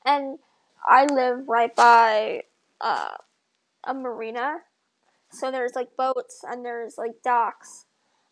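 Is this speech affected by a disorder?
Yes: bilateral cleft lip and palate; quite a few repair surgeries.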